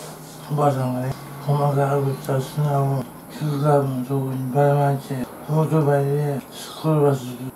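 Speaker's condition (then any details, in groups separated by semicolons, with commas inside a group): Tongue cancer, partial glossectomy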